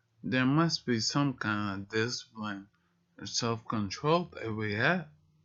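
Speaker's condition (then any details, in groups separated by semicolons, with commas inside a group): Multiple sclerosis; deep brain stimulation electrodes for arm tremors; rambling speech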